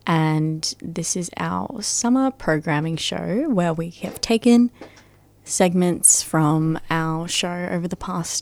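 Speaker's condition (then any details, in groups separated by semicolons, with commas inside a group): No condition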